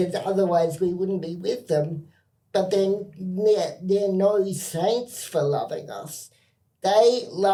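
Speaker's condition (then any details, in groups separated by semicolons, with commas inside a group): Cerebral palsy, spastic quadriplegia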